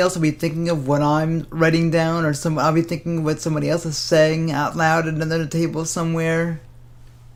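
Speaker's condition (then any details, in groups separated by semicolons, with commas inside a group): Cerebral palsy; speaks fast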